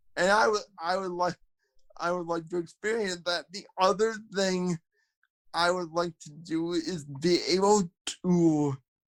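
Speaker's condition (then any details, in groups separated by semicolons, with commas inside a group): Cerebral palsy, spastic quadriplegia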